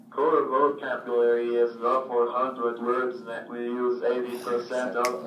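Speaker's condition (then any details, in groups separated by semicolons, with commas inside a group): Cerebral palsy, athetoid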